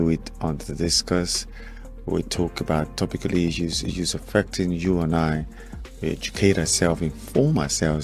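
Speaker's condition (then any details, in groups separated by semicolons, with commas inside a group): No condition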